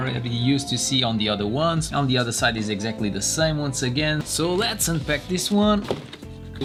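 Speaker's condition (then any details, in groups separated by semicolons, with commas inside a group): No condition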